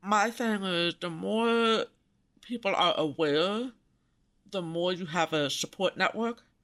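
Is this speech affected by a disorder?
Yes: profound deafness; congenital, maternal rubella (German measles) in 1964 outbreak, about 30% hearing left ear, 40% right, tone deafness; interview over special high-tech phone equipment, colleague writes notes in meetings; pulled out of class weekly for speech therapy in school.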